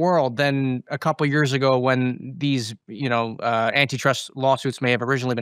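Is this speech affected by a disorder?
No.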